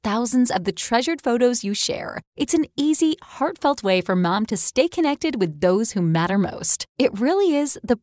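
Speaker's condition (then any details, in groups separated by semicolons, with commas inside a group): No condition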